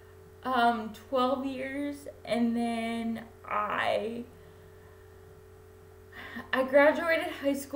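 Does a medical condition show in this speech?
Yes: cerebral palsy.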